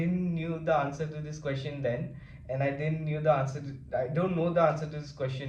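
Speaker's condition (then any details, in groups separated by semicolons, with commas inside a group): No condition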